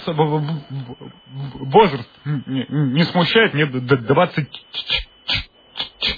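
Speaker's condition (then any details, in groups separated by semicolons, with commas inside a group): Stuttering; audible stutter in ordinary conversational speech during call; fluent when reciting verse or singing, sings Ukrainian song fluently; repeated sounds, prolonged sounds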